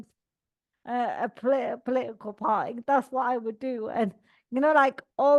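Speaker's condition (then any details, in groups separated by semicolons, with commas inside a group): Cerebral palsy; all four limbs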